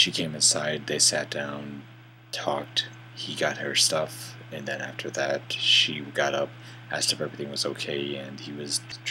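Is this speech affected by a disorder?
No.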